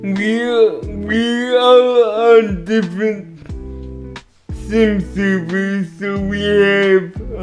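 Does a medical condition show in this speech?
Yes: cerebral palsy.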